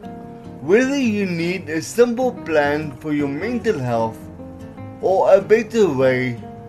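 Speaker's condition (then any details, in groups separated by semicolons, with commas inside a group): Cerebral palsy; legs affected, doubted legs could last 6 continuous hours, cycled 6-7 hours daily for 7 months; some words unclear, certain letters flat, trouble formulating words, worse when mouth tires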